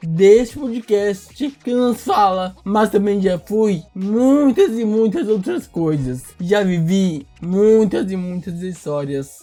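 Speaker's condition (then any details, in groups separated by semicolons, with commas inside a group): Cerebral palsy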